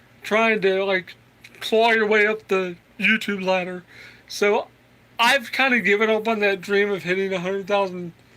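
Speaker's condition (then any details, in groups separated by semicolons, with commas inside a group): Cerebral palsy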